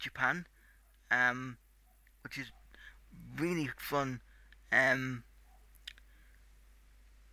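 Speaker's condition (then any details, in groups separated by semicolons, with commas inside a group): Cerebral palsy; tight muscles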